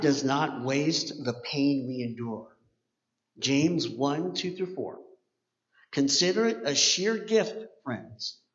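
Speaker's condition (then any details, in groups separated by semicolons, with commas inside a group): Cleft palate; 7 years of speech therapy, oral appliance once worn to help speak properly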